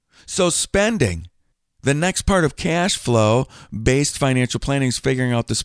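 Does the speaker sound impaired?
No.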